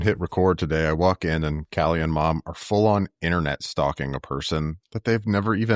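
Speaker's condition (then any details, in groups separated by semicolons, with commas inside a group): No condition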